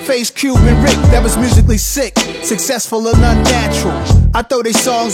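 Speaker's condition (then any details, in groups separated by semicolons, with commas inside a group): No condition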